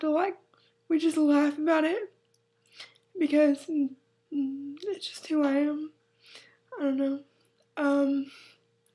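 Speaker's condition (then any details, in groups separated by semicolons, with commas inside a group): Cerebral palsy, spastic, mild; power wheelchair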